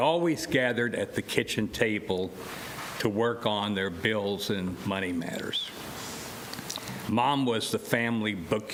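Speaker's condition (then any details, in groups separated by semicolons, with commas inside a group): No condition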